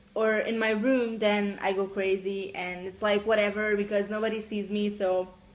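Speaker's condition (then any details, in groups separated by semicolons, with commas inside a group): No condition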